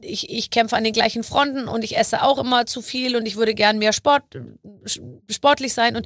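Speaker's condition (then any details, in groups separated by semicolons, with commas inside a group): No condition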